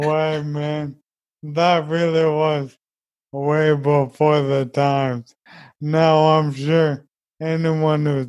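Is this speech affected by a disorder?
Yes: ALS; Taylor as paid caregiver 40 hours weekly, meals chopped and fed by others, toileting help.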